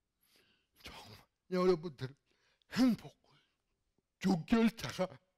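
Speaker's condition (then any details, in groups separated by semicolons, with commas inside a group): Cerebral palsy; fairly severe in childhood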